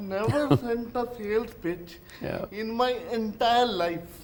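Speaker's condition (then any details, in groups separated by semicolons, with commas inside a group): Cerebral palsy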